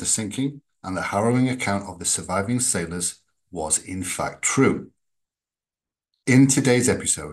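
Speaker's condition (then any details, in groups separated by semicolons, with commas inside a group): No condition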